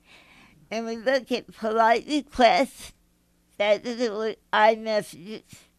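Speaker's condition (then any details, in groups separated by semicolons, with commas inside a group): Mild cerebral palsy; mild cerebral palsy affecting speech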